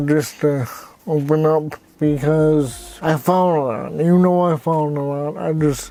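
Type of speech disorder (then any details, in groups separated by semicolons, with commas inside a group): Dysarthria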